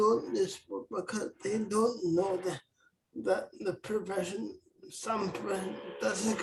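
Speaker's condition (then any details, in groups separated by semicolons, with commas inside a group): Cerebral palsy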